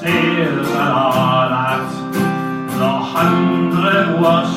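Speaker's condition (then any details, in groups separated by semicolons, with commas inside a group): No condition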